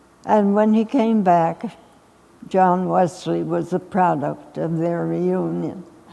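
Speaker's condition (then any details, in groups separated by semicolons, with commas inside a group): Essential tremor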